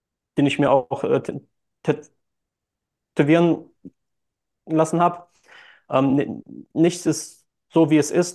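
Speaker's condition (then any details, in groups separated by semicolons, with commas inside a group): Stuttering; since childhood, hard in childhood, youth, school and nearly all speaking situations; compensates by outsourcing phone calls, social media and texting, speaks on stage; speech hangs at times, part-word repetitions; repeated sounds, blocks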